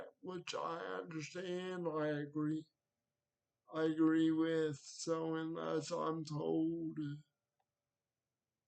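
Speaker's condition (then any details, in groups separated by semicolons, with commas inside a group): Cerebral palsy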